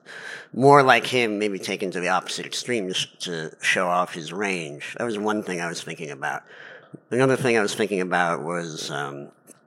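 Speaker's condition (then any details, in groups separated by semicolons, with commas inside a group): Cleft palate; lifelong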